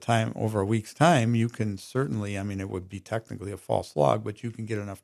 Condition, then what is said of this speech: None; typical speech.